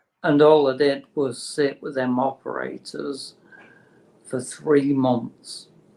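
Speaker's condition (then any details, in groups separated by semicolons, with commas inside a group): Motor neurone disease; terminal, no cure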